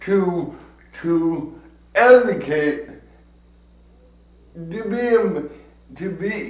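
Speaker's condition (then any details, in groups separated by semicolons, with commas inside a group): Cerebral palsy; from birth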